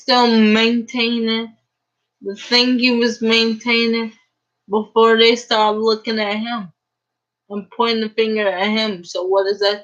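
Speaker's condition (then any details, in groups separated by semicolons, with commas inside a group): Cerebral palsy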